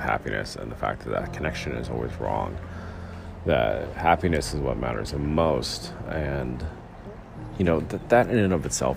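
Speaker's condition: No condition

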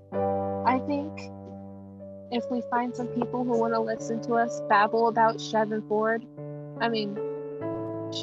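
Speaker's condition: No condition

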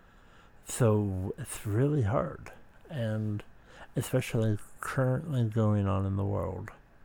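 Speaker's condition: Speech impediment

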